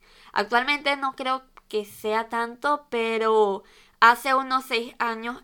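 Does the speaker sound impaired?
Yes: cleft lip and palate; altered nose shape.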